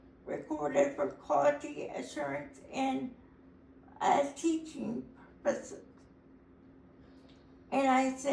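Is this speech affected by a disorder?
Yes: cerebral palsy; able to talk.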